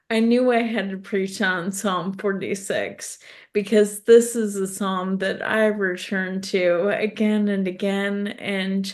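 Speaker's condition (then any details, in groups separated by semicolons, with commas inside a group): ALS; progressive neurological disease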